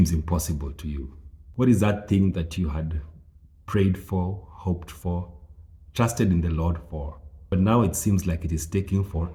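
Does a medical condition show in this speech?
No.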